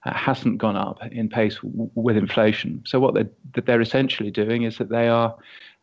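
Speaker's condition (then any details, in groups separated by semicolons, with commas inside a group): No condition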